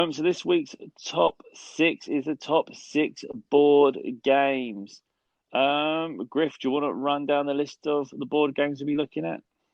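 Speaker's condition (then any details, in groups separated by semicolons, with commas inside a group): No condition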